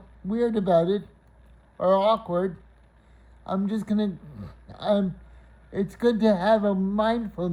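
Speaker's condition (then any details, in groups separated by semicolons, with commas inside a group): Cerebral palsy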